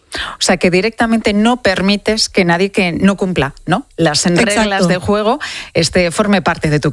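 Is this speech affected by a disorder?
No.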